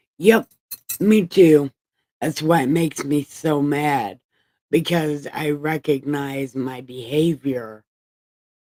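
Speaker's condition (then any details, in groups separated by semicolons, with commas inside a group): Brain injury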